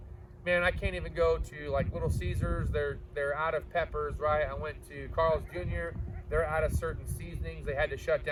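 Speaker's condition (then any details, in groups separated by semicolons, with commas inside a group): No condition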